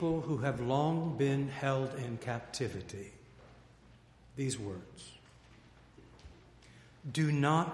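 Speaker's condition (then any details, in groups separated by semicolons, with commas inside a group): No condition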